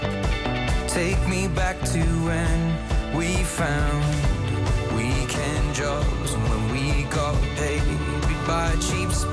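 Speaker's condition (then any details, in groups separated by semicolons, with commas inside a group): No condition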